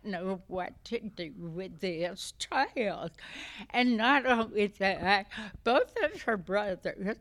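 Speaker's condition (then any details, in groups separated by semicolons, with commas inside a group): Essential tremor; essential tremor affecting voice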